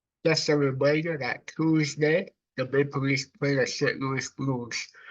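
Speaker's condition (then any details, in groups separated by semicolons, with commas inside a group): Cerebral palsy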